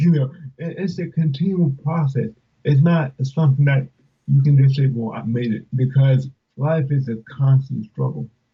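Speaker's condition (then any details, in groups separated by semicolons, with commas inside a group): Cerebral palsy; speech affected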